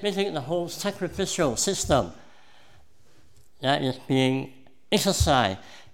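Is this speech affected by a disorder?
Yes: cleft palate; congenital cleft palate.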